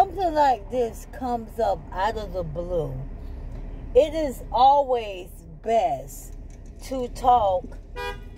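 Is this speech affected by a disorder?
Yes: ALS.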